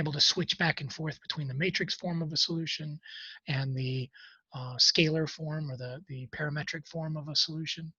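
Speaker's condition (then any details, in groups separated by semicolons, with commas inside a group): No condition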